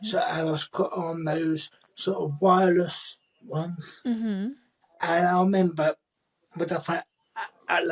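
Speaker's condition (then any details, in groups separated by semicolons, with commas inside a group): Cerebral palsy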